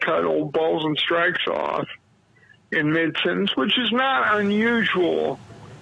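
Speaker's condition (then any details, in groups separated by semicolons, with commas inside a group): Cerebral palsy; heels tapped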